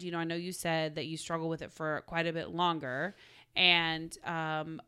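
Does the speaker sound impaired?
No.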